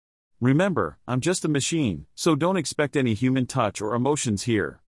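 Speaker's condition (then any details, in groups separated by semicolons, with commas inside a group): No condition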